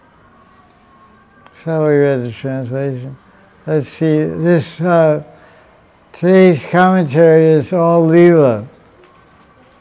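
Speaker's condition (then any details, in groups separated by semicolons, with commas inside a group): Deafness; finds sound way too loud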